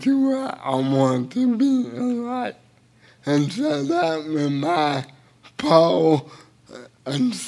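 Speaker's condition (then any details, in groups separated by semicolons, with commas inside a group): Cerebral palsy; a little difficult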